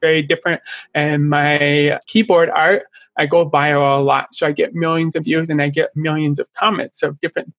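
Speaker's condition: Deafness, born deaf in both ears; still has accent

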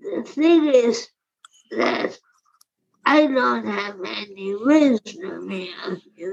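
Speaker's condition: Primary lateral sclerosis; wheelchair

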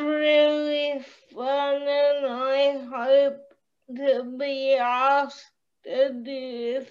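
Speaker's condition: Cerebral palsy

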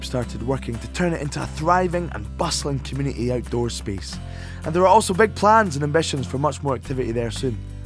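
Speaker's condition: No condition

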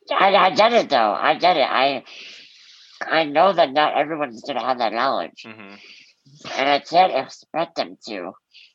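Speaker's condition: Muscular dystrophy; from birth

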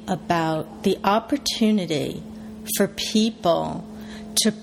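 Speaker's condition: No condition

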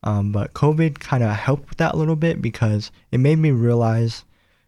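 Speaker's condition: Cleft palate; nose and lip

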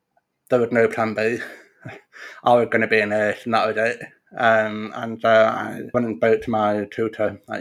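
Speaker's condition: Profound deafness; congenital profound deafness

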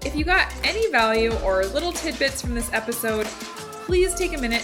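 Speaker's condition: No condition

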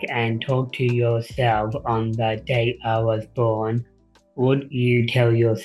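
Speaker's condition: Down syndrome; present from birth

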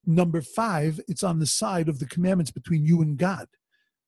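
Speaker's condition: No condition

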